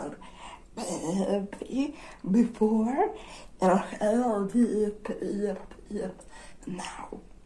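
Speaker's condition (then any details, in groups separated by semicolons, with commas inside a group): Generalized dystonia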